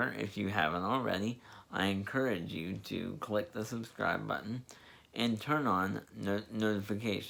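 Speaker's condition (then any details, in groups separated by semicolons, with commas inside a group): Spastic diplegia cerebral palsy; recent spasticity flare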